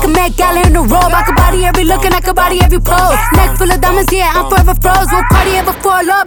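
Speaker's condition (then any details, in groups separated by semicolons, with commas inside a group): No condition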